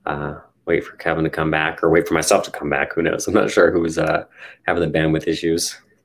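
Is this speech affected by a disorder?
No.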